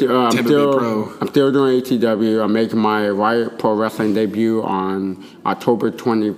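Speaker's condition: Hard of hearing; not deaf, hears but not much, owns hearing aid, listening hardest part of wrestling

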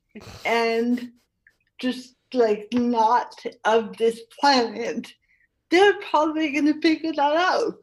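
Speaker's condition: Cerebral palsy; spastic tetraplegia from birth

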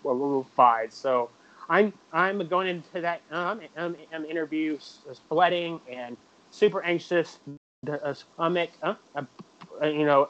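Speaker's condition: Stuttering; chronic developmental stuttering, onset about age 3 to 3.5 per parents, not outgrown, persisted into adulthood; still stutters, describes it as a communication disability, avoids answering unknown phone calls; repeated words, blocks

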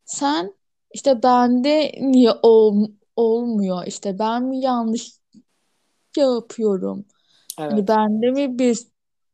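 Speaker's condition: Stuttering; failed 10-15 day cure center in Turkey, tongue and jaw exercises, practiced speech modification; part-word and sound repetitions, frequent fillers e and hani; repeated sounds

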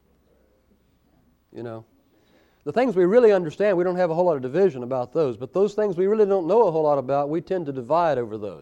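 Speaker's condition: No condition

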